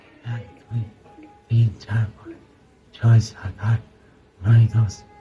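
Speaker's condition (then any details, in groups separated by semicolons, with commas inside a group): Unilateral vocal cord paralysis; before thyroplasty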